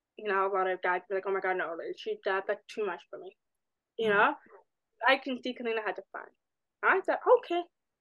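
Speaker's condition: Deafness; speaks clearly, struggles following multiple speakers at once

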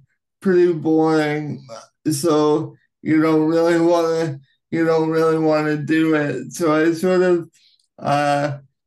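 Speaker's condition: Cerebral palsy, right-sided high tone; wheelchair user

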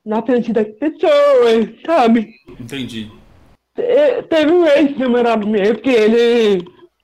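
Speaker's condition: Cerebral palsy; others perceive speech as somewhat slurred, not noticed by herself

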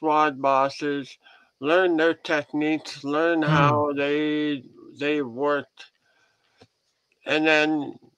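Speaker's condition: Head and neck cancer surgery; survivor

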